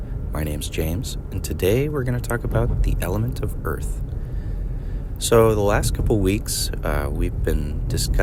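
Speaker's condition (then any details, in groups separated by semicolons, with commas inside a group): No condition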